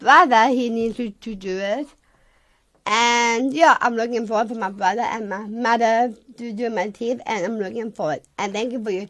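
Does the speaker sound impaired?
Yes: Down syndrome; from birth, confirmed 3 days after birth, heart hole closed spontaneously at age 2; age 20; speaks a lot slower, learns and moves slower.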